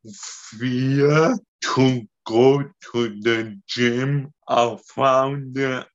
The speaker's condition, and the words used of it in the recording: Ataxia. It affects the speech, the movement, hand movement, and like daily activities and tasks.